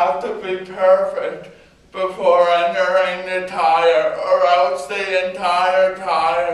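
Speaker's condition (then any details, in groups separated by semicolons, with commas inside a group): Cerebral palsy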